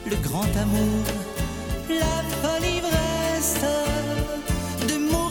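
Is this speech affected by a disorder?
No.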